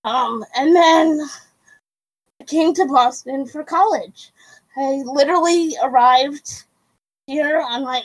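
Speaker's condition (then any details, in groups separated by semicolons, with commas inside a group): Cerebral palsy; quadriplegic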